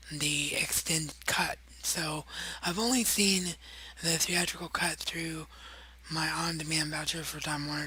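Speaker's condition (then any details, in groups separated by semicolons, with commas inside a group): Cerebral palsy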